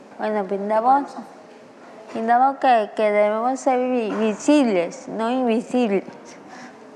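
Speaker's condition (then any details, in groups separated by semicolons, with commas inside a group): Cerebral palsy; began speaking at age six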